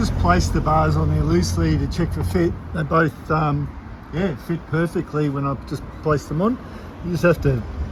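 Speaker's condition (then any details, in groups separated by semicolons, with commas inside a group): No condition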